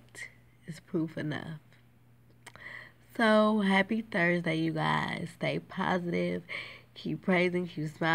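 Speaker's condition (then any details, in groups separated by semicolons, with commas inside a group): Cerebral palsy, spastic; now talking and breathing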